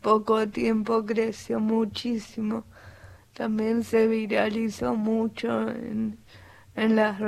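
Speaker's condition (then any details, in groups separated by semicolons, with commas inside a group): Cerebral palsy; acquired language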